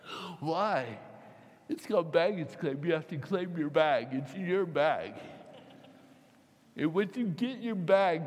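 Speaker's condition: Cerebral palsy, mild; can't speak right

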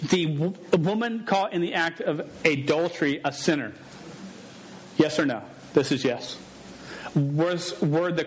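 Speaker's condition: Stutter; probably present in childhood; sometimes unable to say own name in public; blocks

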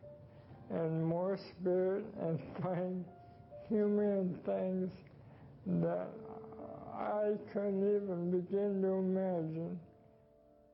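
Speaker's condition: ALS; voice tough to understand

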